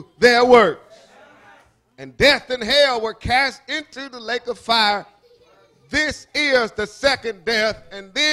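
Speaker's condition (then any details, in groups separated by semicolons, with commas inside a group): No condition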